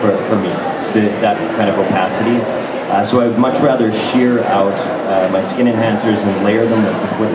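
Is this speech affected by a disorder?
No.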